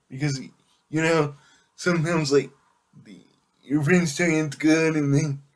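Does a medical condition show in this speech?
Yes: cerebral palsy; able to speak.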